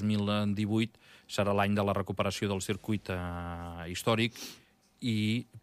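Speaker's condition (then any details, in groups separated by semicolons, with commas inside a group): No condition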